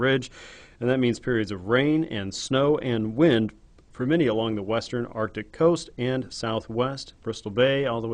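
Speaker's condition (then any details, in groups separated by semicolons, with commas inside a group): No condition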